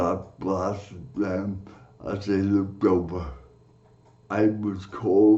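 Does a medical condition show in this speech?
Yes: cerebral palsy; from birth.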